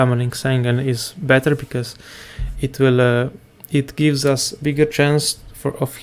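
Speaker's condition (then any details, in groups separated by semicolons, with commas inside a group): No condition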